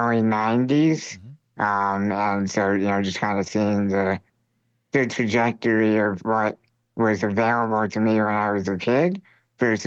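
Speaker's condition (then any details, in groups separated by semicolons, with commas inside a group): Spinal muscular atrophy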